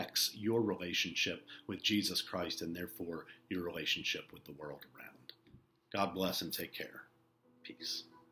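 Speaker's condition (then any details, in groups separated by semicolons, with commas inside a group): No condition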